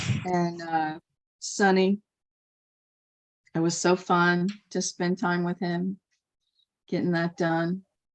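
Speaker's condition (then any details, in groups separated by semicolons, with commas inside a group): No condition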